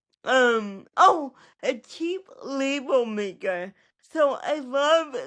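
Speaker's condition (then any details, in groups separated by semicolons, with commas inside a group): Cerebral palsy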